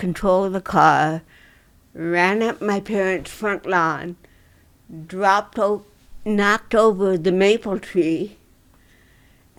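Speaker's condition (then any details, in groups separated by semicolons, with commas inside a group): Cerebral palsy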